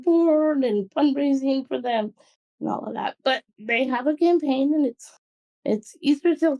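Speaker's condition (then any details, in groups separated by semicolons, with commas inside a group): Cerebral palsy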